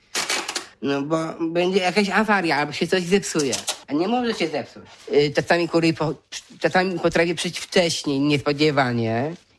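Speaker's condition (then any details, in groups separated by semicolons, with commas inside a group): Down syndrome; errors with arithmetic and counting money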